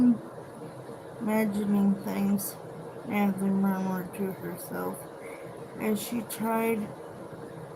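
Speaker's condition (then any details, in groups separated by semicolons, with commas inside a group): Cerebral palsy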